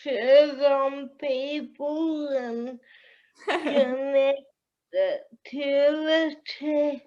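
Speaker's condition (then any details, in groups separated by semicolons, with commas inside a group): Cerebral palsy; powerchair user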